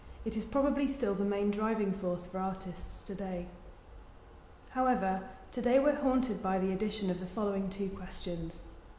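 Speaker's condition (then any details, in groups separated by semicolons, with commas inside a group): No condition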